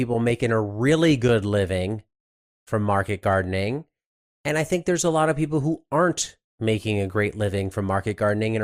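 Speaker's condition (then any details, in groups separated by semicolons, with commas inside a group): No condition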